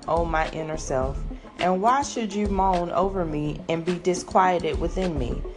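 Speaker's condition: No condition

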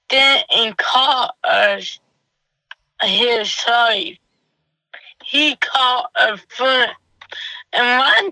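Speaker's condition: Cerebral palsy; doctor told mother of diagnosis

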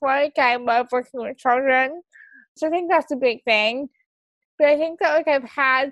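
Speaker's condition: Cerebral palsy; wheelchair use

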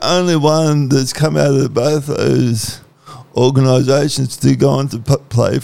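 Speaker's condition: Cerebral palsy; cerebral palsy affecting the muscles, once cold stays cold

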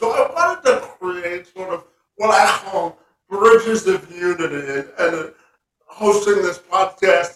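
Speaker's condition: Cerebral palsy

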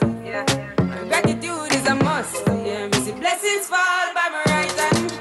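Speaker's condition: No condition

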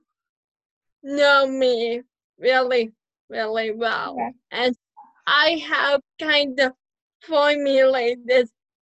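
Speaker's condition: Cerebral palsy, spastic quadriplegic, mild

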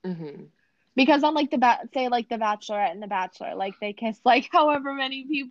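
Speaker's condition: No condition

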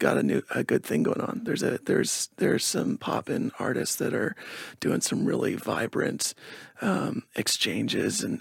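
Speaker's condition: Spasmodic dysphonia; speaks in higher pinched tone to reliably get words out, lower voice inconsistent

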